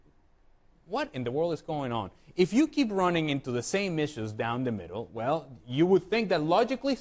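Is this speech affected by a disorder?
No.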